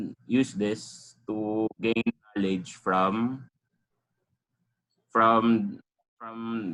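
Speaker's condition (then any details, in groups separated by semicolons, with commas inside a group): No condition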